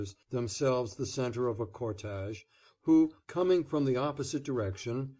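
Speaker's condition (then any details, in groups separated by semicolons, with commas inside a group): No condition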